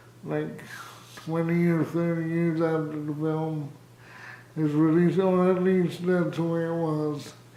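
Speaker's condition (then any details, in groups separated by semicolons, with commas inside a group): Cerebral palsy, spastic, severe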